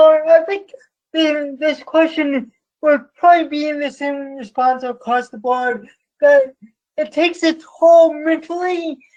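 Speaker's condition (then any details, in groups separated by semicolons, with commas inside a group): Cerebral palsy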